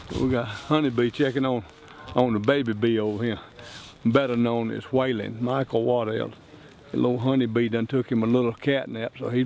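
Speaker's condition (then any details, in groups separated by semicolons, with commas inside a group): No condition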